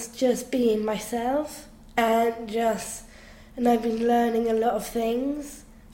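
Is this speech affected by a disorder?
Yes: Down syndrome; down syndrome since birth.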